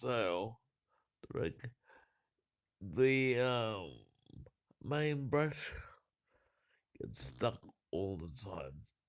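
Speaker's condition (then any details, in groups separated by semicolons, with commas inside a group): Cerebral palsy; uses wheelchair; cannot bend over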